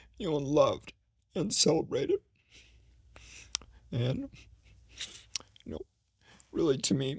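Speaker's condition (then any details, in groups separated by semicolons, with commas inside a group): ALS; slowly progressing form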